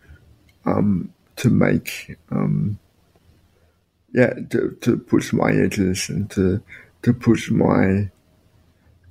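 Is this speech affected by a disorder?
Yes: spastic quadriplegic cerebral palsy; all four limbs affected, purely physical, no intellectual component, motorized wheelchair as main mobility aid.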